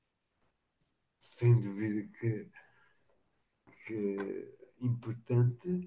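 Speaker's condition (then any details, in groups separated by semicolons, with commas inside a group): Machado-Joseph disease (sca3)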